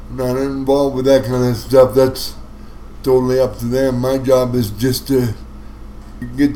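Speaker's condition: Cerebral palsy; wheelchair for mobility

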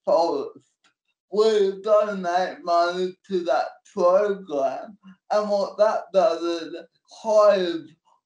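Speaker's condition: Cerebral palsy; cerebral palsy since birth, manual wheelchair

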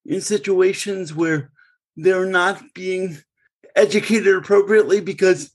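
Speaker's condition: Cerebral palsy; congenital cerebral palsy

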